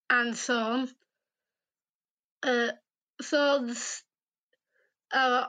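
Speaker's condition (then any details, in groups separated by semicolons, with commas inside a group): Down syndrome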